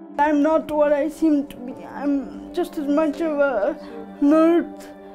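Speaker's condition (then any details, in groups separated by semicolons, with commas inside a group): Cerebral palsy; adolescent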